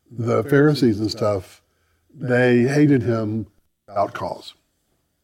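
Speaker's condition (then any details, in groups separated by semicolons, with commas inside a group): No condition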